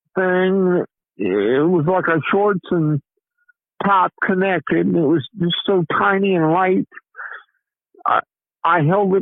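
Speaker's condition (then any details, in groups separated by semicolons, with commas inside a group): Cerebral palsy; diagnosed a few days after birth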